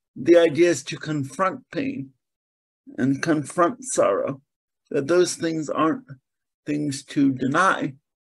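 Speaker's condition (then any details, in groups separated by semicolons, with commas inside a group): Cerebral palsy; mainly lower limbs affected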